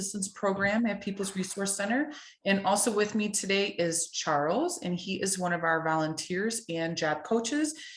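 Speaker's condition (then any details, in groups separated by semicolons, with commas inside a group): No condition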